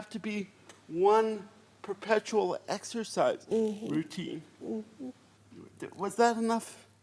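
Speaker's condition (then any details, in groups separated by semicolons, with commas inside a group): Cerebral palsy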